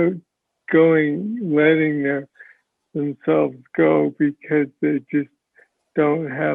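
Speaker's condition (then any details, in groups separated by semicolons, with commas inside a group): Parkinson's disease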